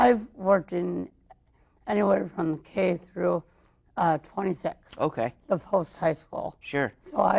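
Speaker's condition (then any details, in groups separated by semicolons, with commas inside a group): Cerebral palsy, mild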